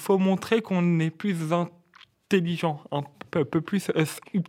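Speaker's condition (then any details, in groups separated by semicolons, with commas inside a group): Stuttering; stuttering since age 4, first misdiagnosed as Gilles de la Tourette, cause hypothesized as several traumas; repeated sounds, prolonged sounds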